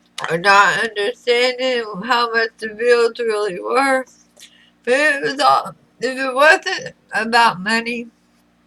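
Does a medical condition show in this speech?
Yes: throat cancer radiation damage.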